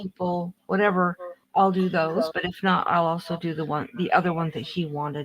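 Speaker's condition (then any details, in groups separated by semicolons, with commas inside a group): No condition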